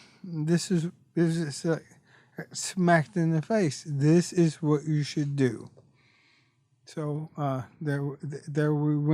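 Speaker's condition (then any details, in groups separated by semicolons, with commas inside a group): ALS; bulbar-upper onset, tongue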